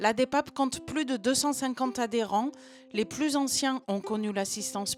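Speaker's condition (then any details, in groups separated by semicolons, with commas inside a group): No condition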